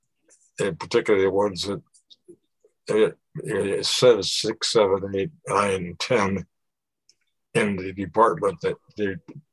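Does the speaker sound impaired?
Yes: stroke; stroke shortly before recording; speech inhibited by stroke, may sound different.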